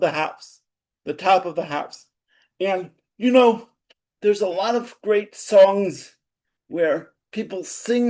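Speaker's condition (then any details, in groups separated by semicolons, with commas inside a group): Cerebral palsy; spastic type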